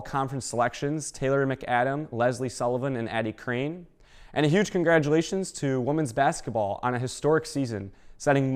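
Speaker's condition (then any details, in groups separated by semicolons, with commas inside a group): No condition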